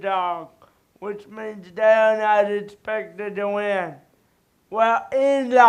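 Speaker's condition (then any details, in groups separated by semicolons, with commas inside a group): Cerebral palsy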